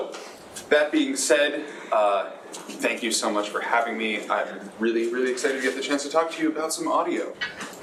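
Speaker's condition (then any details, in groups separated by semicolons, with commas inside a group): No condition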